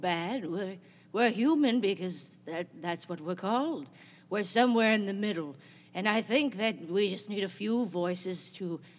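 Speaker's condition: No condition

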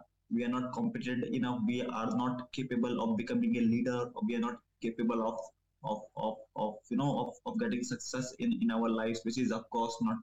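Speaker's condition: Stammering; began around age 10, linked to drinking, violent, abusive father at home; no speech therapy, no fluency techniques used; very few stutters in interview, stutter hardly observed, improving, used to stammer more in English; repeated sounds

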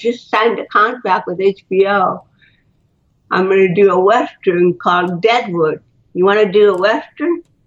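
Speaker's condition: Cerebral palsy; botox

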